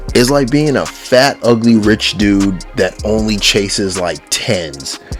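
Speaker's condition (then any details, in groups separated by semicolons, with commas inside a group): No condition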